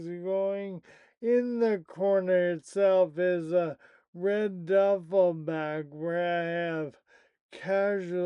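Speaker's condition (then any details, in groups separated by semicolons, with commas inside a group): Primary lateral sclerosis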